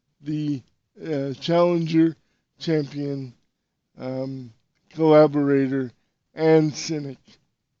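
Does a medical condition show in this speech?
Yes: cerebral palsy.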